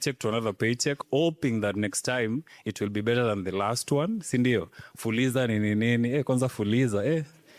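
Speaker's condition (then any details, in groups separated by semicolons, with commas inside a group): No condition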